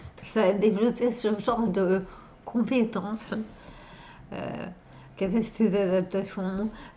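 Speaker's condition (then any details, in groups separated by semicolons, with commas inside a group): Dystonia and multiple sclerosis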